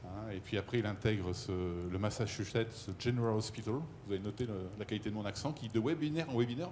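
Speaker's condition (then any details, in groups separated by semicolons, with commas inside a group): No condition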